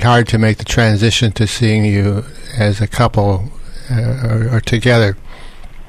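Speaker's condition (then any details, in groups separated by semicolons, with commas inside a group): Parkinson's disease and stroke; slight stroke on top of Parkinson's, not hospitalized, left leg affected, 30 pounds lost; about two years since Parkinson's onset, stroke some months ago, physical therapy; could not talk after stroke, ate little, eating a chore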